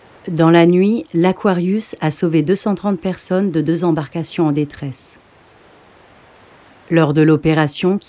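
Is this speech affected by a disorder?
No.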